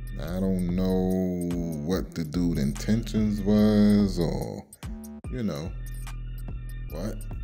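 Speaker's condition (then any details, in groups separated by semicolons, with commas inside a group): No condition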